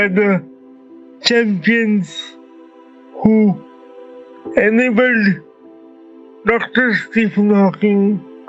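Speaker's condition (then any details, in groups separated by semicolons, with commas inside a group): Cerebral palsy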